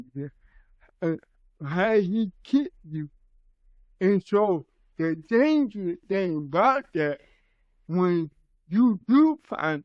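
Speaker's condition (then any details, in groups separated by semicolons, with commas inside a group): Cerebral palsy; from birth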